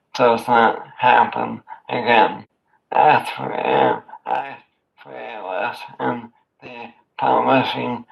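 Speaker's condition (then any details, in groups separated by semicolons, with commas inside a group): Amyotrophic lateral sclerosis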